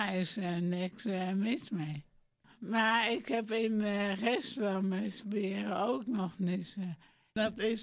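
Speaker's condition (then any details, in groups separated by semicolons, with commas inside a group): ALS; bulbar onset, walking unaffected; diagnosed within past year; speech clearly affected, long pauses up to half a minute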